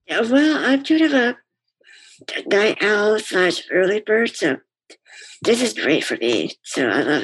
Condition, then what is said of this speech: Muscular dystrophy. She uses a wheelchair to get around and wears a BiPAP machine to help her breathe, which you'll hear throughout our conversation.